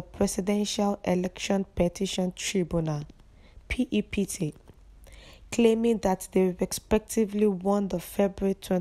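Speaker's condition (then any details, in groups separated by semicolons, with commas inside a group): No condition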